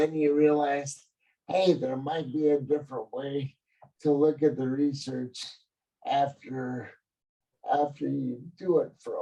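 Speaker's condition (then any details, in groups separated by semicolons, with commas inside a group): Cerebral palsy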